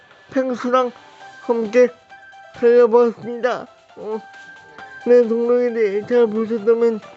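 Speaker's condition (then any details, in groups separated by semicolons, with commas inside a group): Brain lesion disability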